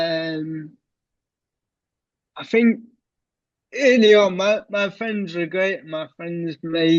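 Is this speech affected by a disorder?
Yes: cerebral palsy.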